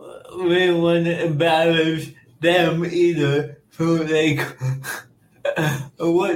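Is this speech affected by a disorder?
Yes: cerebral palsy; birth oxygen loss, cord around neck, spasms, limited body control, motor deficits, childhood physical, occupational therapy; mid-range severity, speech impairments, speaks without device; speech therapy from age seven with Jeff in Orlando, school speaking device declined.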